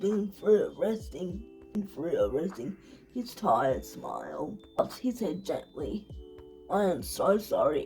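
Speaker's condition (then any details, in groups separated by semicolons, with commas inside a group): Cerebral palsy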